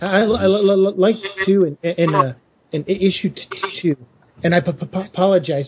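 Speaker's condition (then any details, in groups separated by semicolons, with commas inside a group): Stutter; noticeable enough that listeners might mistake it for audio problems; repeated sounds, prolonged sounds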